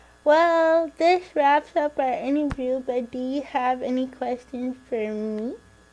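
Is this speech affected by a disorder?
Yes: cerebral palsy.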